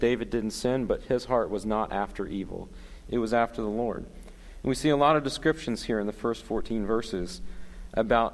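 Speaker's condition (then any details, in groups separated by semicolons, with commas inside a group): No condition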